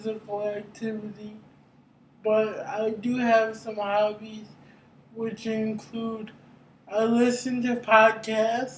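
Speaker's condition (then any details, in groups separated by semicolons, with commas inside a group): Cerebral palsy; brain injury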